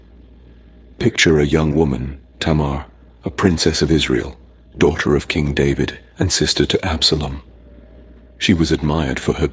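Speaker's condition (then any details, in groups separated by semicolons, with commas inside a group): No condition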